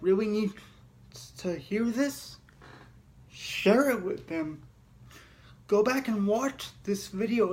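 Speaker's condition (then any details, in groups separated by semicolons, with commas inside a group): Cerebral palsy; heavily altered breathing patterns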